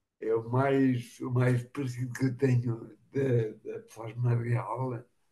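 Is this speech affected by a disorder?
Yes: machado-Joseph disease (sca3).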